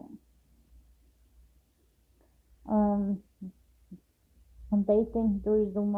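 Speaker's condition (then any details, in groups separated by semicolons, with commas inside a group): Cerebral palsy; affects walking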